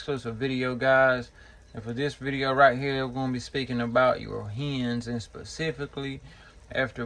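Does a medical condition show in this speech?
No.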